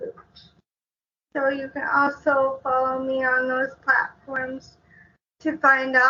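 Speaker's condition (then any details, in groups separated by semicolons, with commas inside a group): Cerebral palsy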